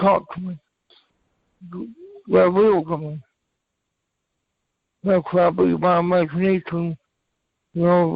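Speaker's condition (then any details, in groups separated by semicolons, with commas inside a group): Cerebral palsy; from birth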